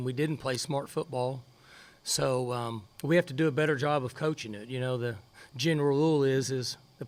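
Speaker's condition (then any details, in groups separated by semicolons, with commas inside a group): No condition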